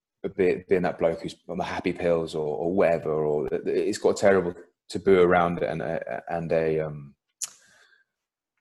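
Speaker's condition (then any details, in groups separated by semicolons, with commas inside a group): Stutter; worsened markedly during period of severe anxiety and paranoia; on antidepressants, psychotherapy with therapist in Bristol funded by RPA, after Cognacity consultation, improving; stuttering increased a lot when anxiety symptoms were at their worst; repeated sounds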